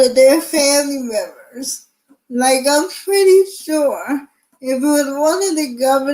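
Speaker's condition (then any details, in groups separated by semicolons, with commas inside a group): Cerebral palsy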